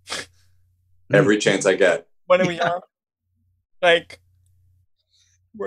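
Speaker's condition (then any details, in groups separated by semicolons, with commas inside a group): Cerebral palsy; voice sometimes sounds childlike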